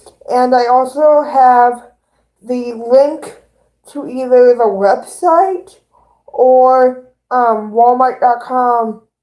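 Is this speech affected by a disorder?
Yes: cerebral palsy; both hands affected.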